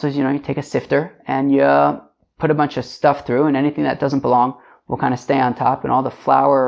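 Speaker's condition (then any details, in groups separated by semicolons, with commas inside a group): No condition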